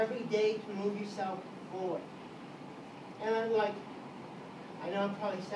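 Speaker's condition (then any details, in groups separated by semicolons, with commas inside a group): Cerebral palsy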